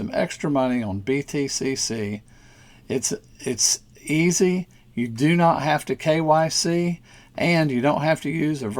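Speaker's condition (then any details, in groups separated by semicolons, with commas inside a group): No condition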